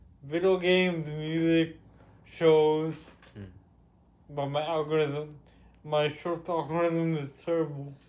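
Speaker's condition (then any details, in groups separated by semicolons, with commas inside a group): Cerebral palsy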